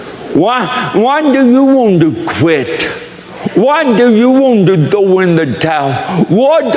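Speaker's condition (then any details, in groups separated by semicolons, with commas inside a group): Cerebral palsy; present from birth; speech hard to understand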